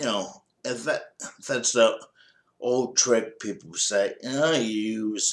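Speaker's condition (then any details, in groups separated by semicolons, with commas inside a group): Cerebral palsy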